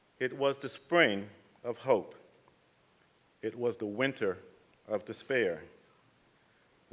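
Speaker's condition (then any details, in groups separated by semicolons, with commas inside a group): No condition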